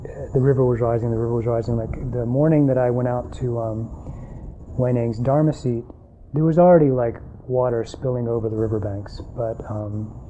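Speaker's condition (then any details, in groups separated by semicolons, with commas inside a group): No condition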